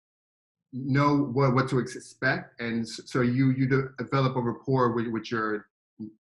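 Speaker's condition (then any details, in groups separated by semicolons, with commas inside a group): Speech impediment with blocks; words unlocked through music, rhyme and rhythm; brings it down a notch, cannot scream and shout; repeated sounds, prolonged sounds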